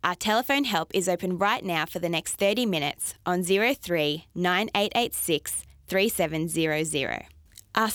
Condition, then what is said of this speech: No condition.